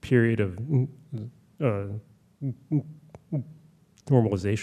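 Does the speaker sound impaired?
Yes: stuttering; present since at least ninth grade; here blocks.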